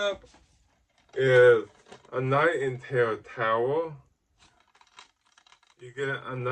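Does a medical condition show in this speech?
Yes: ataxic cerebral palsy.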